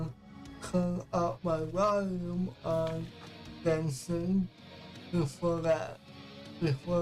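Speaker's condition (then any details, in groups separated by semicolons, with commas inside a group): Cerebral palsy; affects voice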